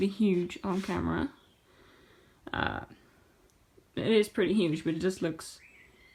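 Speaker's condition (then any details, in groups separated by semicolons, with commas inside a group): No condition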